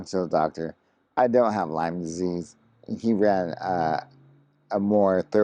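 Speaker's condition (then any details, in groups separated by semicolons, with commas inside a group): ALS; progressing; very hard to talk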